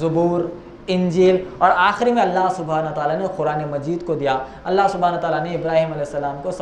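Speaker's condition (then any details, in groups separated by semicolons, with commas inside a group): No condition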